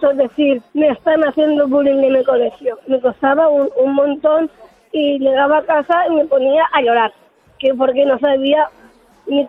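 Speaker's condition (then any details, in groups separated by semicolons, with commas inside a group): Down syndrome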